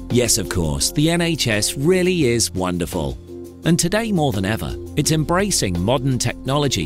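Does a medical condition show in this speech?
No.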